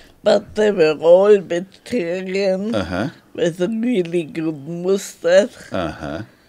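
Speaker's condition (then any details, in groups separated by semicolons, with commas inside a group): Multiple sclerosis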